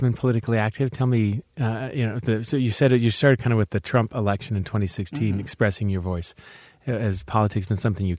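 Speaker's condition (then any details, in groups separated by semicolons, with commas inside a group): No condition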